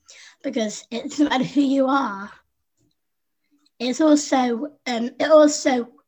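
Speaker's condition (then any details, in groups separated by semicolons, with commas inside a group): Down syndrome; adult woman, 25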